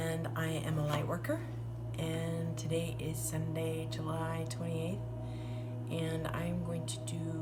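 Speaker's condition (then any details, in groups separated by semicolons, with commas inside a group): No condition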